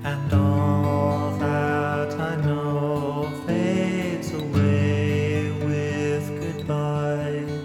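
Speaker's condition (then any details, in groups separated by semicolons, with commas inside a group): No condition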